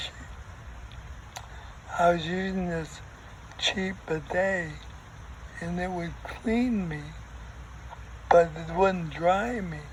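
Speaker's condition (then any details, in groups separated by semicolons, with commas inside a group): ALS; talking increasingly difficult, breathing trouble worse when full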